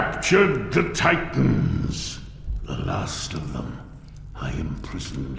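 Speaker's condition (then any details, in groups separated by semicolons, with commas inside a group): No condition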